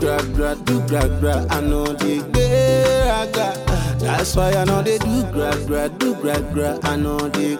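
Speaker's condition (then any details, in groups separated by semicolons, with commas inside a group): No condition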